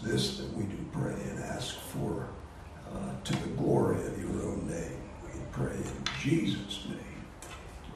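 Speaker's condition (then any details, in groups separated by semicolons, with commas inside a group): Voice disorder; not contagious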